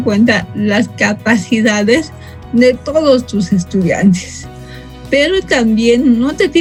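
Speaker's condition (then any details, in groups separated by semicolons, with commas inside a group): Cerebral palsy from birth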